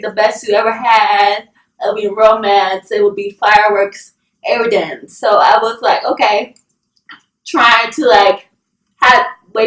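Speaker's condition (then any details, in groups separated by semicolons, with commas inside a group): Cerebral palsy; scoliosis, spine and leg surgery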